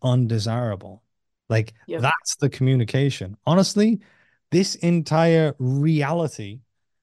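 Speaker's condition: No condition

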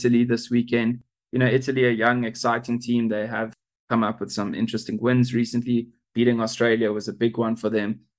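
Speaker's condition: No condition

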